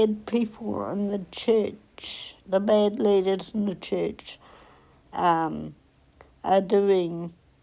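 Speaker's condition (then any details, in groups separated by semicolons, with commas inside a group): Cerebral palsy; onset at 8 days old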